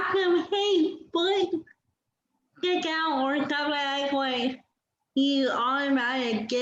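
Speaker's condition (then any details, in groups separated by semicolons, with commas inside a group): Cerebral palsy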